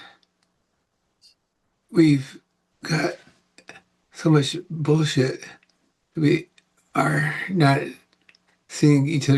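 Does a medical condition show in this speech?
Yes: Parkinson's; about 18 years since onset.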